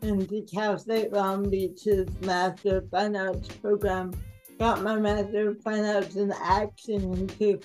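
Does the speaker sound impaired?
Yes: cerebral palsy; mild.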